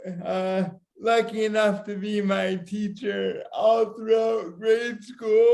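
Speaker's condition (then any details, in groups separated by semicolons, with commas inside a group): Severe cerebral palsy; speech problems predicted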